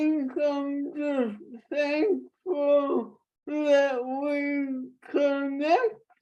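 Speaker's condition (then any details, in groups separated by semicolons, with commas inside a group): Traumatic brain injury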